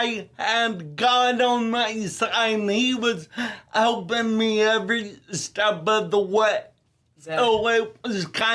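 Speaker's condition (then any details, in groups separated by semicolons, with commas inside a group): Ataxia telangiectasia; rare muscular dystrophy; uses wheelchair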